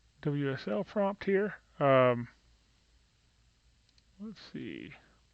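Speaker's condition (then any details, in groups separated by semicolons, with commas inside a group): No condition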